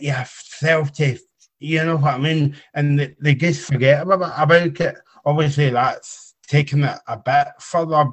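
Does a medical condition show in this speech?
Yes: cerebral palsy.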